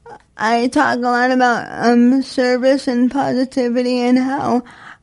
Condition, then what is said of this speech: Cerebral palsy. You can hear the tightness in my voice, but that's because I'm really excited.